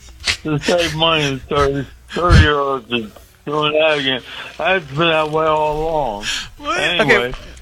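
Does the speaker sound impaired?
Yes: speech impediment; calling radio show by phone, loud background voices, host asks to get on phone; host cannot hear at times over phone.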